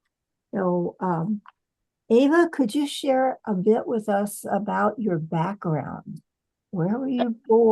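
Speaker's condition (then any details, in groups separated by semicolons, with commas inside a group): No condition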